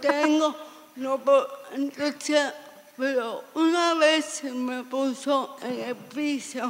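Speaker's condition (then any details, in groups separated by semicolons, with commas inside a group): Severe cerebral palsy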